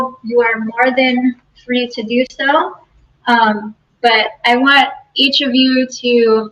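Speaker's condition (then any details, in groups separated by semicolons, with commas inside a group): No condition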